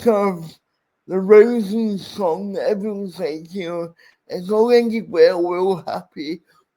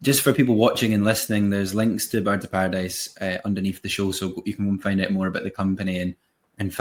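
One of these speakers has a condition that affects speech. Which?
The first: cerebral palsy; from birth, birth brain injury, affects coordination, speech, balance, wheelchair; speech impairment.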